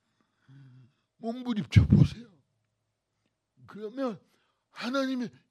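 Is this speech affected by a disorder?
Yes: cerebral palsy; lifelong pain, body and bones twisted, bent body.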